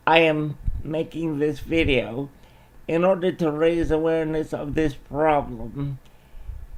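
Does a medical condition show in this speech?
Yes: cerebral palsy.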